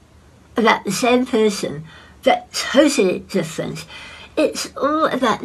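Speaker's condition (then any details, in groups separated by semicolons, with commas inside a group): Head and neck cancer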